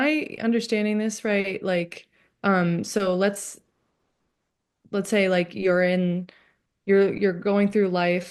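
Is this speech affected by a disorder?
No.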